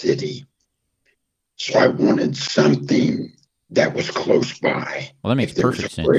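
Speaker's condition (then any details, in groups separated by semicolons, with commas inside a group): Throat cancer, half voicebox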